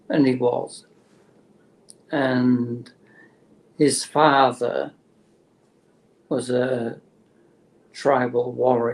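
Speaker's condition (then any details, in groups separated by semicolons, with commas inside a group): Motor neurone disease; terminal, no cure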